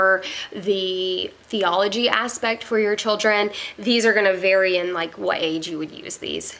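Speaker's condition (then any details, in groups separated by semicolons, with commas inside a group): No condition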